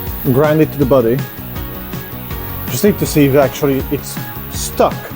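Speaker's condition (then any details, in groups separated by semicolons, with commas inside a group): No condition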